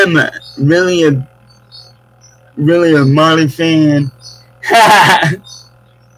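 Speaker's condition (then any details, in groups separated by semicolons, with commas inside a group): Cerebral palsy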